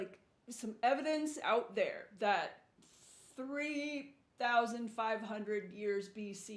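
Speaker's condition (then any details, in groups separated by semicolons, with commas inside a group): No condition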